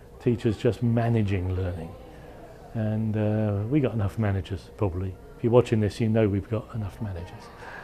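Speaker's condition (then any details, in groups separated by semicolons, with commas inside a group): No condition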